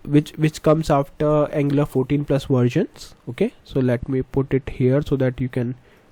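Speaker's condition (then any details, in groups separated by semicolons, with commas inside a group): No condition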